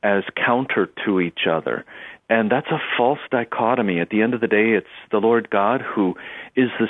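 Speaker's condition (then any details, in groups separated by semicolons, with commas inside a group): No condition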